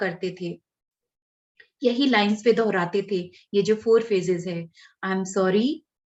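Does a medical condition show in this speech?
No.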